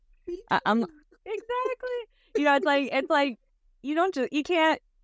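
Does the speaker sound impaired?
No.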